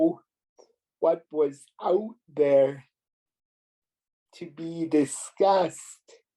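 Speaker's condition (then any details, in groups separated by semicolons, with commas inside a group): Cerebral palsy; premature birth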